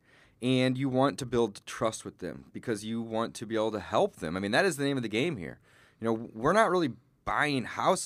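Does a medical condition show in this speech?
No.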